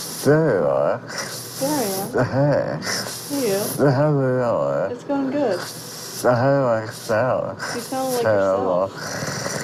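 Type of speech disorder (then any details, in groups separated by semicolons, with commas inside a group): Dysarthria; spinal muscular atrophy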